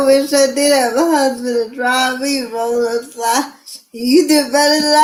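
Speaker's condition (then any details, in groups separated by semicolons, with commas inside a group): Cerebral palsy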